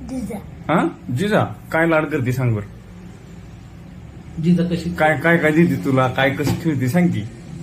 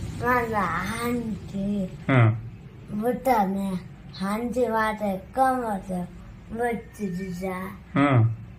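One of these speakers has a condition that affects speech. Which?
The second: cerebral palsy; from birth, delivery event, affects hands, walking, balance; walking improved, rides bicycle; unclear articulation, now understood by family.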